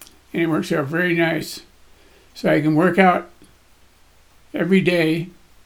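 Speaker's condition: Parkinson's disease; voice shakes

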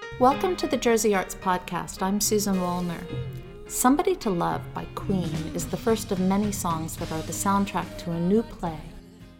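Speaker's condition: No condition

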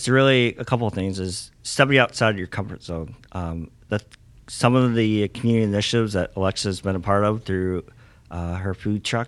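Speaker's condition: Cleft lip and palate; congenital

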